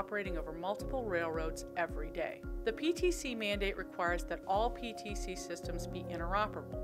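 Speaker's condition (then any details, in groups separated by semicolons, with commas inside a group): No condition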